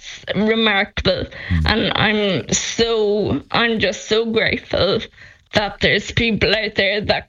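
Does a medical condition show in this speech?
Yes: Friedreich's ataxia; diagnosed at age 12, progressive neurological condition, Skyclarys not funded by HSE drugs group; 28 years old, about 16 years since diagnosis, monthly neurological decline, mobility affected, eyesight changes, untreated; speech deteriorating, voice banking on software for couple of hours, offered synthetic voices, expects voice loss.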